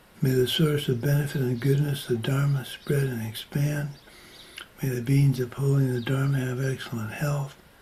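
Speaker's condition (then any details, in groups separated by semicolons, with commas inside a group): Parkinson's disease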